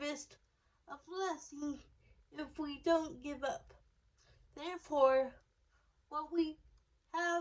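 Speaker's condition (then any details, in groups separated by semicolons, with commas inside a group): Cerebral palsy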